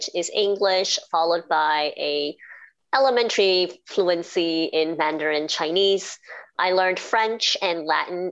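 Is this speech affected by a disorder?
Yes: cleft palate and cleft lip; congenital, diagnosed as a baby, roof of mouth split into two, speech therapy as a teenager; speech described as very clear after speech therapy; formerly very difficult to speak properly, teachers could not hear speech in class, now clear.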